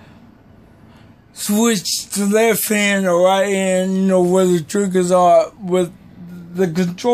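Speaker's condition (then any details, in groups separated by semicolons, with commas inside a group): Cerebral palsy; may be hard to understand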